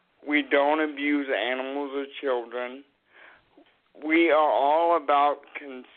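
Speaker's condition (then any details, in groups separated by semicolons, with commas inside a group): Cerebral palsy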